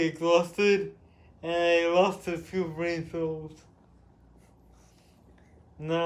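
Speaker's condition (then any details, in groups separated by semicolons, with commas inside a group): Cerebral palsy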